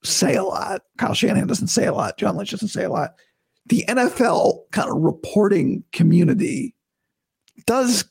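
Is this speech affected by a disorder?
Yes: vocal cord surgery recovery; doctor approves talking.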